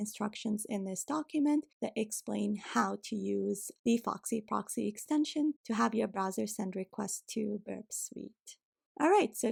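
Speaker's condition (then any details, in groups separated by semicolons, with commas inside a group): No condition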